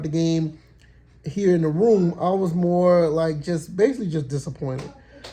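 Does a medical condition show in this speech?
No.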